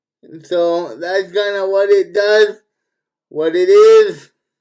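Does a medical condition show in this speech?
Yes: cerebral palsy.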